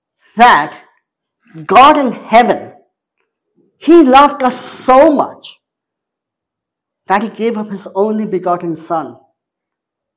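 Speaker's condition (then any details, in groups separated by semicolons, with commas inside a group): Cleft palate; congenital cleft palate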